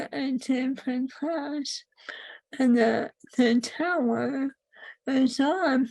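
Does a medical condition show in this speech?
Yes: ALS; swallowing lost.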